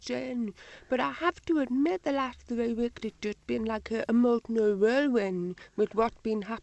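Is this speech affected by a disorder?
Yes: deafness, Usher syndrome, severe; type two, born completely deaf, hearing aids from age two, tunnel vision, registered blind at 29; speech training from age two, some answers may be a little indistinct.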